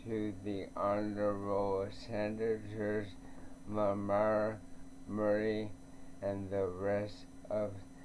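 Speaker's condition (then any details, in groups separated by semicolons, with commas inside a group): ALS; bulbar onset, tongue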